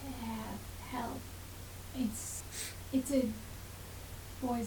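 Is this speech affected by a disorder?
Yes: aphasia; only one usable hand; speaks quietly and is hard to hear, child asks her to speak up, signs one-handed.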